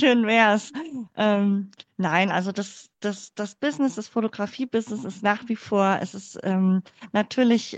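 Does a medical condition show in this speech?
Yes: cleft palate; congenital, born in former GDR.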